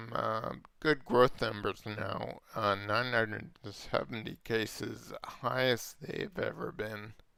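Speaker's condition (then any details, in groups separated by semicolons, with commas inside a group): Multiple sclerosis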